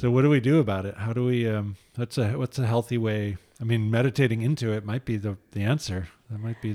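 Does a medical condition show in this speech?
No.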